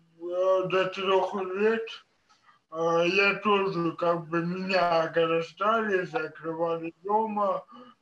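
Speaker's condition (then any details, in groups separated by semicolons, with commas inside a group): Cerebral palsy; speech therapy in kindergarten, daily diction practice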